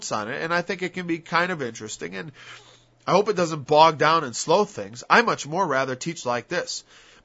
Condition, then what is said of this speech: No condition.